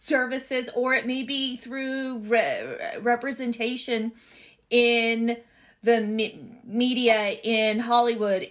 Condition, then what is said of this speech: Stuttering. And for me, it's really hard because my dyslexia is more than my stuttering.